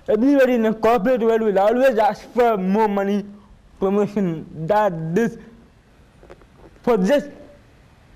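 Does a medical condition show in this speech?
Yes: cerebral palsy.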